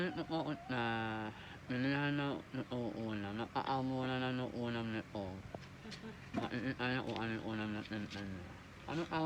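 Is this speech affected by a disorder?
No.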